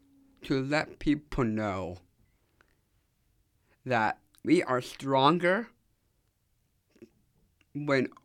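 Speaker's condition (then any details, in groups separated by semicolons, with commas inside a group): Down syndrome; speaking live on radio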